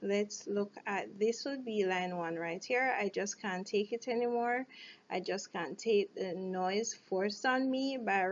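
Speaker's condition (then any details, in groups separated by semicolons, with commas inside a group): No condition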